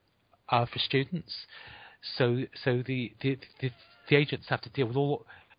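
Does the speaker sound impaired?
Yes: stammer, mild; small stammer that comes and goes, once held back public speaking, now speaks on stage; stammered a tiny bit early on, stammered a bit again mid-interview; small stutter, sometimes gets stuck on words; here repeated sounds, prolonged sounds, blocks.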